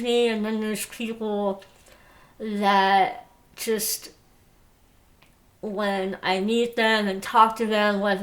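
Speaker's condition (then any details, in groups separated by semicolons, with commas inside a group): Moebius syndrome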